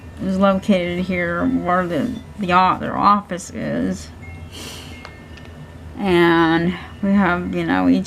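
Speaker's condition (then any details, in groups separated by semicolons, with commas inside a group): Cerebral palsy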